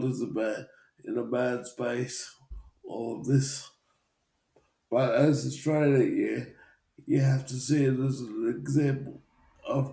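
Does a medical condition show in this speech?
Yes: cerebral palsy; uses wheelchair.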